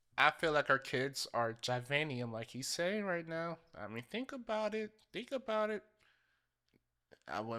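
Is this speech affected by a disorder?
No.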